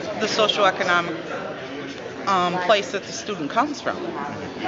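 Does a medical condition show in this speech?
No.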